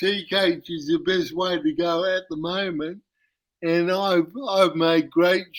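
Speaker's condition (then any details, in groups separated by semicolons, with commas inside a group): Cerebral palsy; uses wheelchair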